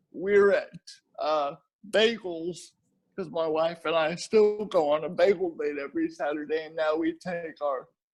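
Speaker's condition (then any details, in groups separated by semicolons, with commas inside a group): Cerebral palsy; affects fingers and toes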